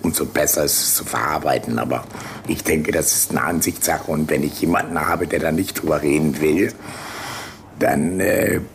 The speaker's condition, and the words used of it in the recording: Laryngectomy. Ich habe prinzipiell nach 8 Tagen wieder gegessen und war am 11. Tag zu Hause, habe gesprochen wie heute.